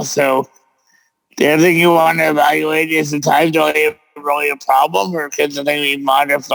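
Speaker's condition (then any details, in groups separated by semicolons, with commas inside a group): Cerebral palsy; present since birth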